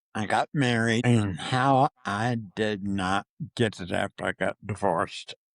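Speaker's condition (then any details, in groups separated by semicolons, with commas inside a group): Parkinson's disease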